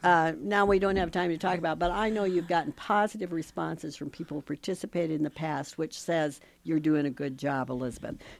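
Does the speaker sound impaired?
No.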